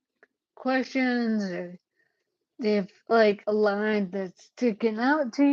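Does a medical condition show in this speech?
Yes: cerebellar ataxia.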